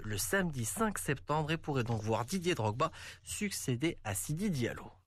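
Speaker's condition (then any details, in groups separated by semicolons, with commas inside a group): No condition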